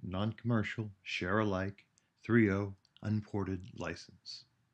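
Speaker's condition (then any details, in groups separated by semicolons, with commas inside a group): No condition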